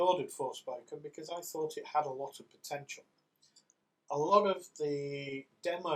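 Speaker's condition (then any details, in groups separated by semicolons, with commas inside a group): No condition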